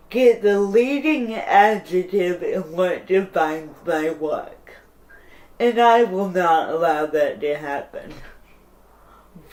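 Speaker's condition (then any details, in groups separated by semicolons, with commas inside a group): Cerebral palsy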